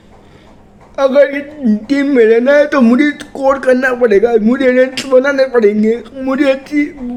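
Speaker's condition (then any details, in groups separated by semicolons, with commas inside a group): Cerebral palsy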